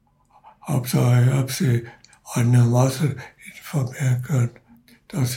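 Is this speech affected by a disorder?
Yes: Parkinson's disease; progressive Parkinson's disease, arm tremor, finger cramping, arm dislocated in car accident with ongoing pain; progressive worsening, cannot turn newspaper pages, in care home, LVR neurologist; could not speak properly during earlier sudden spinning vertigo episode, caller noticed voice, ambulance called.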